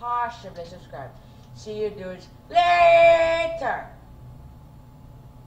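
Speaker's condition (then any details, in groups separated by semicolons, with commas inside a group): No condition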